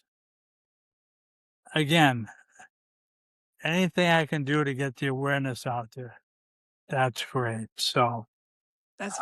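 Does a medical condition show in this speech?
Yes: ALS, C9 mutation; limb onset in fingers.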